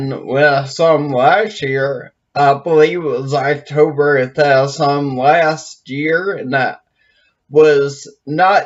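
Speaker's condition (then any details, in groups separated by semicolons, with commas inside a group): Brain injury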